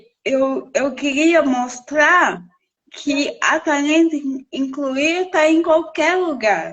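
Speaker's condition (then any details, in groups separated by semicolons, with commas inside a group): Cerebral palsy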